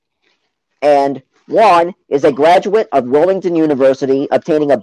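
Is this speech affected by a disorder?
No.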